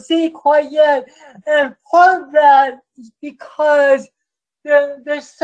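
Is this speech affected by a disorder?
Yes: cerebral palsy; from birth, affects movement.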